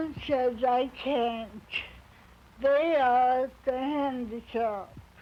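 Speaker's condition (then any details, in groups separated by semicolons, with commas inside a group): Cerebral palsy; from birth, coordination only in feet; halting voice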